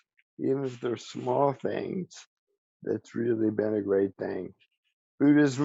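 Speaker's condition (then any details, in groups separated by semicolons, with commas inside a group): ALS; speech still preserved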